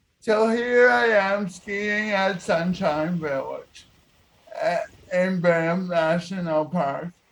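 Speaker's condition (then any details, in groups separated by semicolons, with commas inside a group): Cerebral palsy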